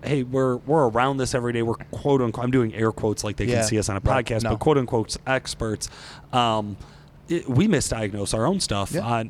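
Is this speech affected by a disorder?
No.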